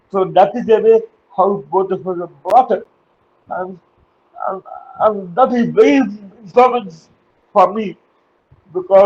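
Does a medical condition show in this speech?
Yes: cerebral palsy; uses wheelchair.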